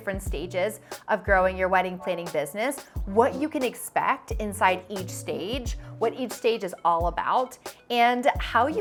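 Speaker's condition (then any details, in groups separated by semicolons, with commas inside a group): No condition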